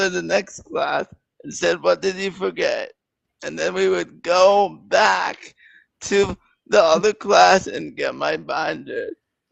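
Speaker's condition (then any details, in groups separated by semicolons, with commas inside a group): Cerebral palsy; present from birth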